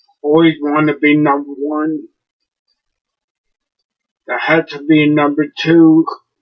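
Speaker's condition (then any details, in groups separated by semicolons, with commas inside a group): Cerebellar ataxia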